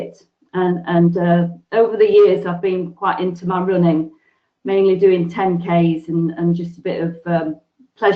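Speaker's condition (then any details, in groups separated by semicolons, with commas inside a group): No condition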